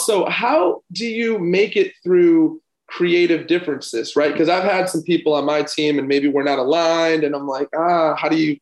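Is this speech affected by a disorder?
No.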